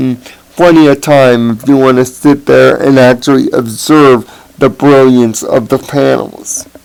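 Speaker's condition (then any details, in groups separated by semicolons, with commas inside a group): Cerebral palsy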